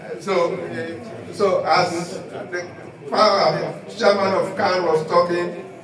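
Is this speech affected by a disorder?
No.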